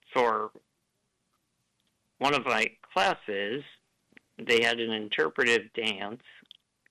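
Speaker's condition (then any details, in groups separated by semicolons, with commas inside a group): Duchenne muscular dystrophy; ventilator may be audible, cadence slightly different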